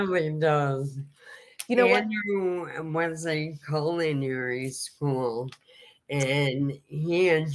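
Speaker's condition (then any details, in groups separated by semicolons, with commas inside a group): ALS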